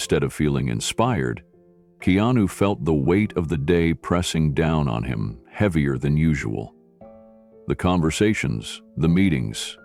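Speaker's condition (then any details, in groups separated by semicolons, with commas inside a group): No condition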